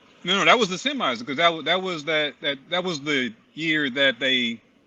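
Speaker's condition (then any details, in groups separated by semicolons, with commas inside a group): No condition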